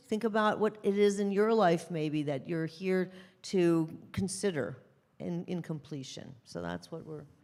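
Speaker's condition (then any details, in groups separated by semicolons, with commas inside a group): No condition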